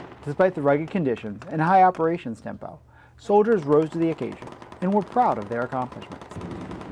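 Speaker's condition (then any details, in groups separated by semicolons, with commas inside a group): No condition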